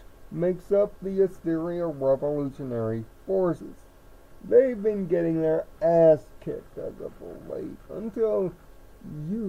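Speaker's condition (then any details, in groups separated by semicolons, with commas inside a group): Cerebral palsy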